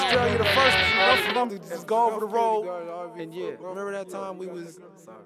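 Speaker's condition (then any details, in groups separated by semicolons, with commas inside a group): No condition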